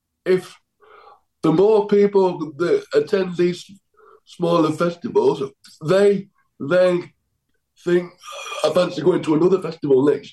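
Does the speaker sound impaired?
Yes: cerebral palsy; dodgy left arm.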